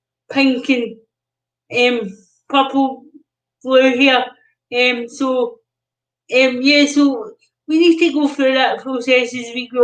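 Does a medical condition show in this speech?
Yes: cerebral palsy; non-progressive.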